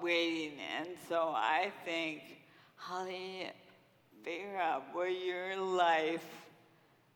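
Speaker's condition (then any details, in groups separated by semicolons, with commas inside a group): Friedreich's ataxia; service dog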